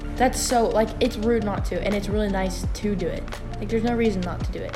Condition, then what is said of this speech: None; typical speech.